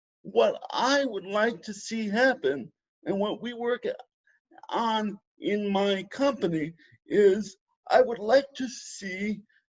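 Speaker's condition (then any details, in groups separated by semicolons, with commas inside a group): Cerebral palsy; spastic type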